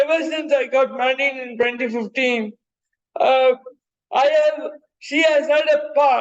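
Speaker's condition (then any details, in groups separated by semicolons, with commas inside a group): Cerebral palsy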